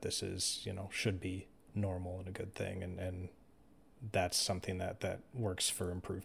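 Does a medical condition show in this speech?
No.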